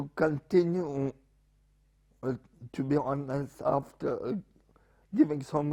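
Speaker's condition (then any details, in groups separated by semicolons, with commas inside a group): Spastic paraplegia with essential tremor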